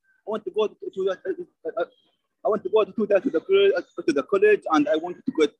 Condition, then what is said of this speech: Stuttering. And now I am يعني alhamdulillah يعني I'm still stuttering but it's يعني it's better than uh, before